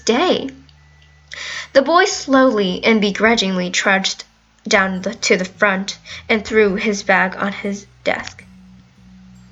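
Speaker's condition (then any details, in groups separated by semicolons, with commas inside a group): No condition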